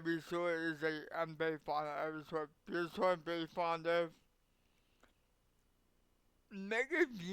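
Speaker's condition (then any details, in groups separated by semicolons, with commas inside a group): Cerebral palsy; affects legs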